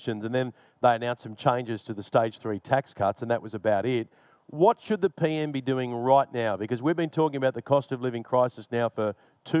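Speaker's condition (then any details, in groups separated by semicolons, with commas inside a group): No condition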